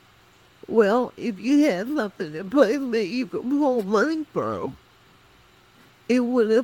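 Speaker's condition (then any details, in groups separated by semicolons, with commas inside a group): Cerebral palsy; speech affected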